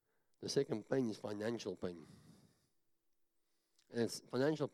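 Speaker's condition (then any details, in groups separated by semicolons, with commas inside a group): Cleft palate; talks funny, self-described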